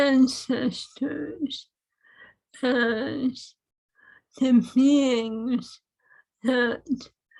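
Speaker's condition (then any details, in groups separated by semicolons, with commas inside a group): ALS; swallowing lost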